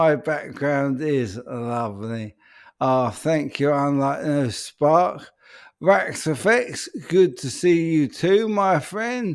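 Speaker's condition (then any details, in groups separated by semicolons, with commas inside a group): Upper motor neuron disorder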